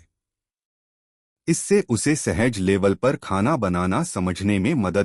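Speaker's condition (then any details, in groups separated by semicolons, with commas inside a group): No condition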